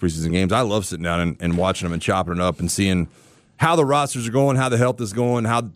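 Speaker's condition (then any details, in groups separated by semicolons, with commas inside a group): No condition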